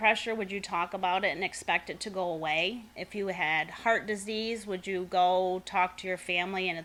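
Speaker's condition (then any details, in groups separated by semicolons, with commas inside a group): No condition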